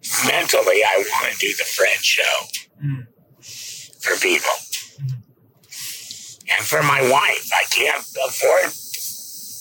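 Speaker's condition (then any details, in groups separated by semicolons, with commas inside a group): Laryngectomy; esophageal speech, presses on neck daily to talk, rattles esophagus like vocal cords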